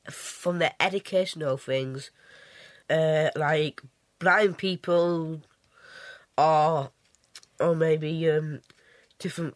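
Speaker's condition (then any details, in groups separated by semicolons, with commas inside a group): Down syndrome; child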